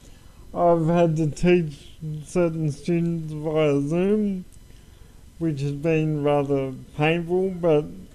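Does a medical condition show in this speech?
Yes: cerebral palsy; from birth, uses wheelchair, drummer despite condition; joining via Zoom.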